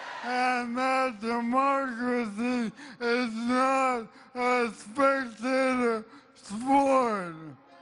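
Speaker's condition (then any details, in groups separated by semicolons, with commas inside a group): ALS; diagnosed 2 years ago, paralysis spreading through whole body; weak voice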